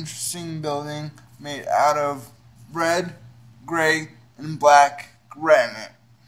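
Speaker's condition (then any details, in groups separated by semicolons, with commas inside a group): Cerebral palsy; uses wheelchair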